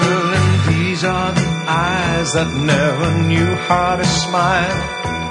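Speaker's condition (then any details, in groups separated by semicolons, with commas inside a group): No condition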